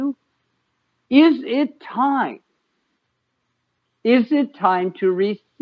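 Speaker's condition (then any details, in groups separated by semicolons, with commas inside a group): No condition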